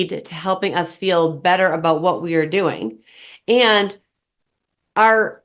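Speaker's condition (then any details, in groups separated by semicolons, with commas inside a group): No condition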